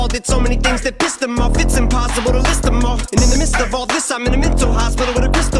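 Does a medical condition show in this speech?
No.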